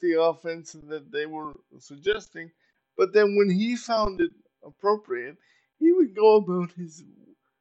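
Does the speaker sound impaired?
Yes: cerebral palsy; uses power wheelchair.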